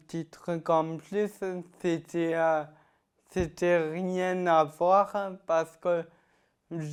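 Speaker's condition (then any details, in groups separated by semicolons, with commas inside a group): Ataxia-telangiectasia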